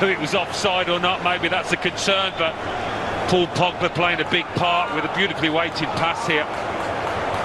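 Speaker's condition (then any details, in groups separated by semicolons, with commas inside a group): No condition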